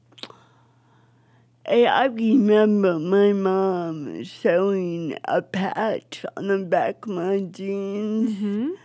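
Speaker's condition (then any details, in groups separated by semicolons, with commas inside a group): Cerebral palsy; cerebral palsy from oxygen deprivation at birth, affects speech, movement, balance, wheelchair, earlier physical therapy, walker; uses a wheelchair; jokingly called a god-given accent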